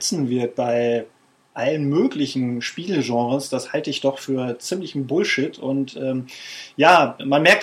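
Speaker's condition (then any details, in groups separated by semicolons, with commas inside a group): No condition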